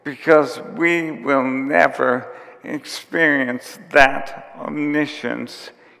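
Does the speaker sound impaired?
Yes: ALS; onset with tiredness and clumsiness.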